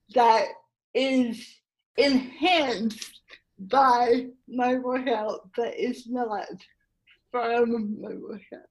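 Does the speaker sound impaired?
Yes: cerebral palsy; spastic tetraplegia from birth, whole body, involuntary spasms, tightness, declined tendon-lengthening surgery, childhood PT, Feldenkrais; impediment from tongue muscle involvement, nose typing easier than voice dictation.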